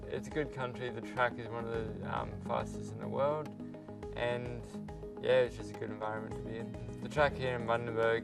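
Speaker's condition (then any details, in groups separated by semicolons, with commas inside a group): Cerebral palsy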